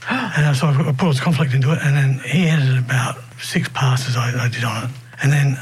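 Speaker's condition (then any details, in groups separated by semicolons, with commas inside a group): Early onset Parkinson's disease; early diagnosis; voice affected, host says clearly understood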